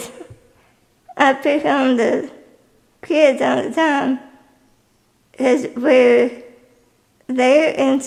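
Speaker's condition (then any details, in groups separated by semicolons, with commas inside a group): Spinal muscular atrophy type 2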